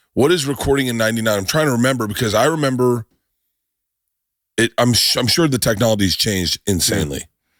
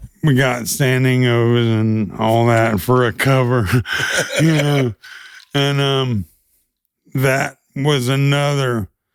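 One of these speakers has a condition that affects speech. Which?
The second: ALS.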